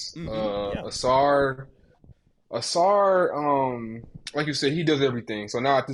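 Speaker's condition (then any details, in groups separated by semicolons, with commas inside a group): No condition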